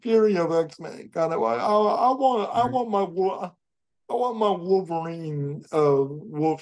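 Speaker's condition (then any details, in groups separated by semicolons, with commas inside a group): Cerebral palsy; speech somewhat affected by cerebral palsy, able to speak, jokes of having voice for print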